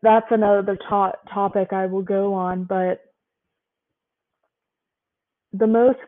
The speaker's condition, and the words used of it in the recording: Stuttering. You need to not cry when you are about to speak, because when you cry, you have a tendency to stutter more, and it's going to be hard.